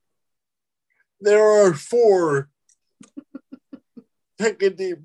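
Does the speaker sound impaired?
Yes: cerebral palsy; limbs sometimes move in unintended directions.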